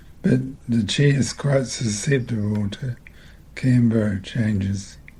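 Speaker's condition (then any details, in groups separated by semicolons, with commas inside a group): Multiple system atrophy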